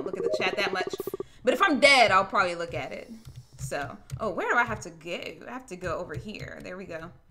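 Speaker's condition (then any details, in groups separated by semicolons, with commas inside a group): No condition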